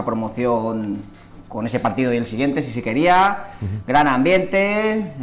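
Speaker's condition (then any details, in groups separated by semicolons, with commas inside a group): No condition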